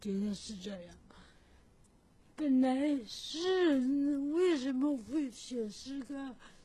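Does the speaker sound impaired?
Yes: cerebral palsy; from birth, oxygen deprivation during breech delivery, impaired mobility; unclear, slurred articulation described in own poem.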